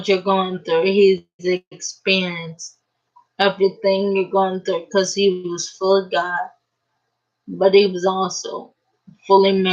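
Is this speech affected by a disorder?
Yes: cerebral palsy; uses a wheelchair.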